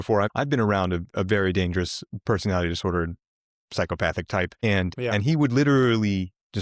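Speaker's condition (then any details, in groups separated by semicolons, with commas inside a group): No condition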